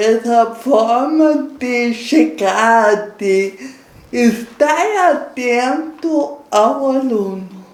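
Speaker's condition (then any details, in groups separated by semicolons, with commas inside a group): Cerebral palsy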